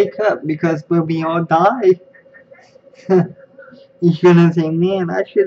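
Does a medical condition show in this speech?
Yes: spastic cerebral palsy; spastic quadriplegic, all four limbs including hands.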